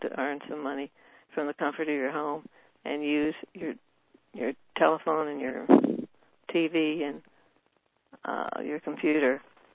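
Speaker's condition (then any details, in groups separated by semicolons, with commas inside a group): Parkinson's disease; tremor in right hand, stiff right fingers; using AO scanner technology, reports feeling better; shaky voice, voice getting better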